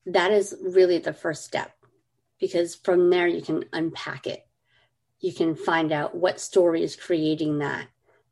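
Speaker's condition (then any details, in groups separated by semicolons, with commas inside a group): Cleft lip and palate; some speech issues growing up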